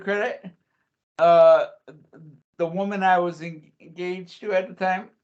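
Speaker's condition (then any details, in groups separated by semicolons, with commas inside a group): Cerebral palsy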